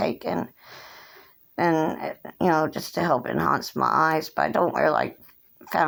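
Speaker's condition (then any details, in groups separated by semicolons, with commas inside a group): Cerebral palsy; since birth, hand tremors; age 57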